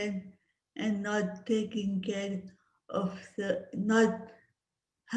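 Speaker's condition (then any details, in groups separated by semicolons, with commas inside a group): Cerebral palsy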